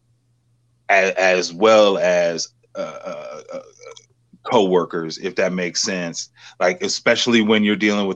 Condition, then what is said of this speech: Stuttering. I don't have slick shit to say all the time.